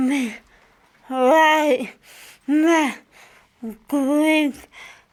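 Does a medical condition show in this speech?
Yes: cerebral palsy; from birth.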